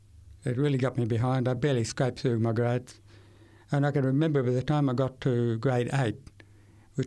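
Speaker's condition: Severe to profound hearing loss, acquired, from meningitis at age 8; decades since onset, uses hearing aids, struggles to follow fast speech and lecturers facing away

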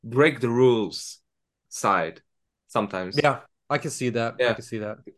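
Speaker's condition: No condition

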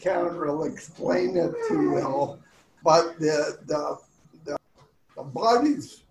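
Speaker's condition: Ataxic cerebral palsy; wide-based gait

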